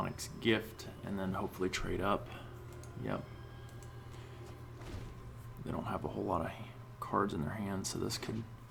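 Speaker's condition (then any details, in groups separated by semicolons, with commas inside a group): No condition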